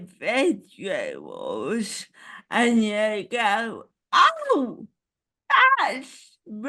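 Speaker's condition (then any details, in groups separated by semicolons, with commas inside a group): Cerebral palsy; ataxic type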